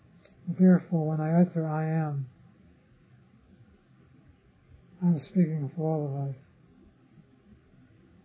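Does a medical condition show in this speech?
Yes: Parkinson's disease; others offer remedies.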